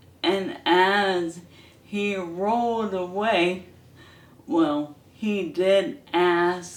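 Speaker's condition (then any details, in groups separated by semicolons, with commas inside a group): ALS; hand onset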